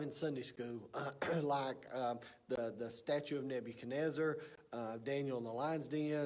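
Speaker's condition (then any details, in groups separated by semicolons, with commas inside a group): No condition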